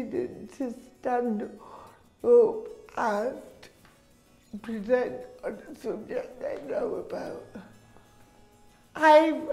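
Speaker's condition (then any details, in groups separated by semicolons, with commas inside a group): Cerebral palsy; affects speech and movement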